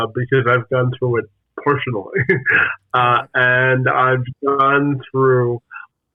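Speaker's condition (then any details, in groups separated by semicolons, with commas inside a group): Spastic quadriplegic cerebral palsy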